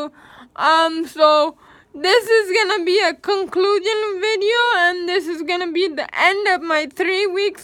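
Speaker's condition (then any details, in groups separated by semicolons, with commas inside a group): Cerebral palsy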